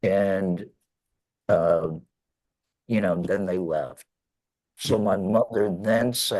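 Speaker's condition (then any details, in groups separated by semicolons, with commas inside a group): Laryngectomy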